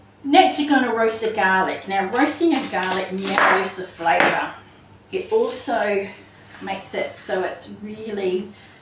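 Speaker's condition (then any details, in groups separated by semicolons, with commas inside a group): No condition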